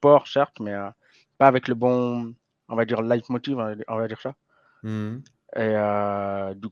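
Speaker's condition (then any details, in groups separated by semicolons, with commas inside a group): Hearing impairment from birth, congenital; lip reading since birth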